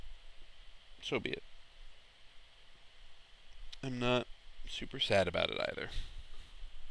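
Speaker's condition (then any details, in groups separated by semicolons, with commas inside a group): No condition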